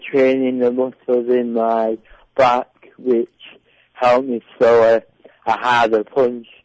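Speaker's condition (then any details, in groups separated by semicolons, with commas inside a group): Cerebral palsy; back muscle training straightened posture and brought shoulders back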